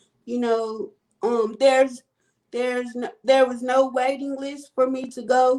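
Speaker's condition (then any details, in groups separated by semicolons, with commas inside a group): Cerebral palsy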